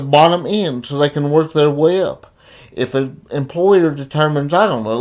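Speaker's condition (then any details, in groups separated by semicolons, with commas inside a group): Cerebral palsy; uses wheelchair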